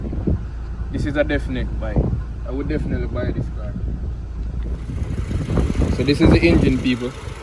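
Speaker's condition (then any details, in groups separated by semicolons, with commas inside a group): No condition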